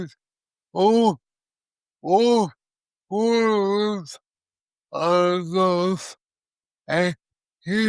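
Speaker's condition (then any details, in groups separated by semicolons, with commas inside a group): Cerebral palsy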